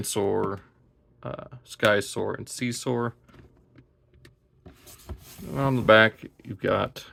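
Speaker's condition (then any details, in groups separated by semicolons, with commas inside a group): No condition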